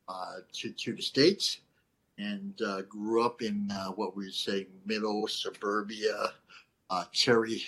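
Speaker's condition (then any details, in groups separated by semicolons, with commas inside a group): Cleft lip and palate; lisp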